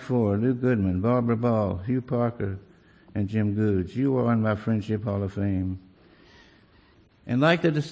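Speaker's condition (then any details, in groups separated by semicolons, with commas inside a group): Parkinson's disease; impaired balance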